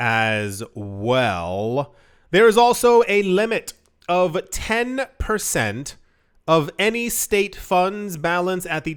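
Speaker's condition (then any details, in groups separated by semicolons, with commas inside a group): No condition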